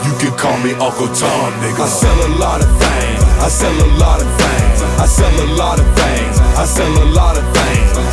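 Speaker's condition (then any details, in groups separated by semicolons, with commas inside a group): No condition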